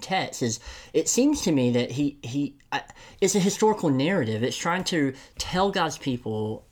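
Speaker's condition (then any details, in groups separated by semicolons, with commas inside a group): Cleft lip and palate; congenital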